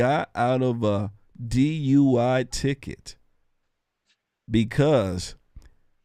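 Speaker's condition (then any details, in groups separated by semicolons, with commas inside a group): No condition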